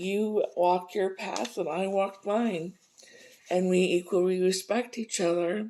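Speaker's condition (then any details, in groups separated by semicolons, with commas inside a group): No condition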